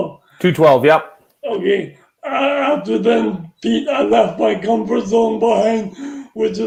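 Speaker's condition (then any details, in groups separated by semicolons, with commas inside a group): Traumatic brain injury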